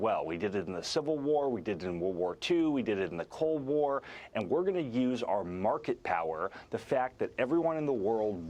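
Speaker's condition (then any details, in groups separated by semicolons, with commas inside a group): No condition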